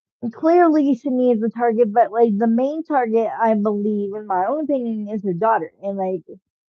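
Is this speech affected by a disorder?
Yes: cerebral palsy, spastic.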